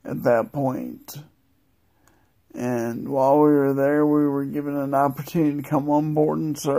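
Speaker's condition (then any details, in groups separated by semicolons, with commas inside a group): Multiple sclerosis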